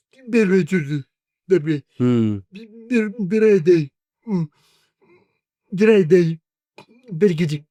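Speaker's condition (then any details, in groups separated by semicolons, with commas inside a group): Cerebral palsy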